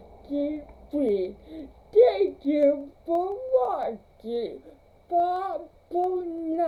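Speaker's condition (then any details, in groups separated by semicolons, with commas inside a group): Cerebral palsy; since birth, difficult birth; almost 33 years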